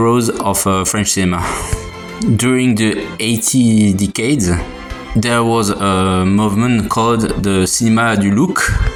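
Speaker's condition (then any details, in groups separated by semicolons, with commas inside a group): No condition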